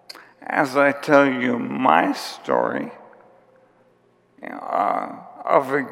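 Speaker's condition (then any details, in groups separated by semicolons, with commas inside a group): ALS; onset with tiredness and clumsiness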